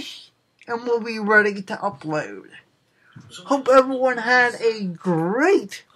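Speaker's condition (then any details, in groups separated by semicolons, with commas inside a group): Cerebral palsy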